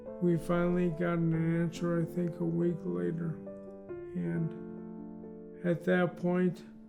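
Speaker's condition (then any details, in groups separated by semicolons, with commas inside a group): Primary lateral sclerosis; voice changed, in speech therapy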